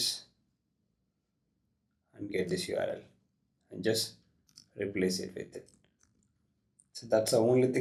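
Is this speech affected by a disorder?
No.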